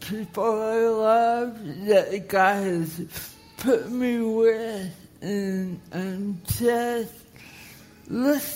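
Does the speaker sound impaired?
Yes: cerebral palsy; forceps delivery.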